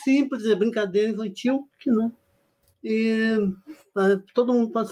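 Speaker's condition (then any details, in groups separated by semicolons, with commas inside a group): Parkinson's disease; Parkinson's disease diagnosed 17 years ago, facial rigidity, stiff body; laughter yoga (Yoga do Riso) loosened facial rigidity and body, freer facial expression and movement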